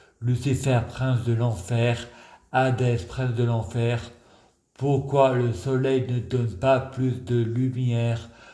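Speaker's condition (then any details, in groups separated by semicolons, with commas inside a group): Multiple sclerosis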